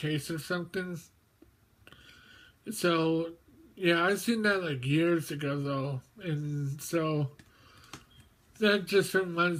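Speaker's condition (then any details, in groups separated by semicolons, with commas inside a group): Mobius syndrome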